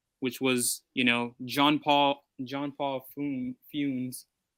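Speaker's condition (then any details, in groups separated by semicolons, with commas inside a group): No condition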